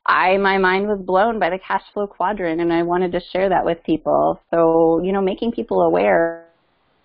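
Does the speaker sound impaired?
No.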